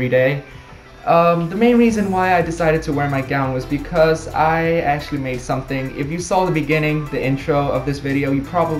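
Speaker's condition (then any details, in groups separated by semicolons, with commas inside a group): No condition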